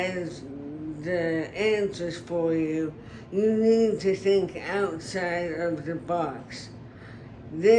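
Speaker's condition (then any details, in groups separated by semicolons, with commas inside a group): Brain injury; could not blow out candles for years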